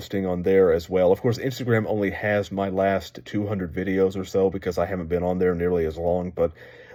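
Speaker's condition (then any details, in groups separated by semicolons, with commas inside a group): No condition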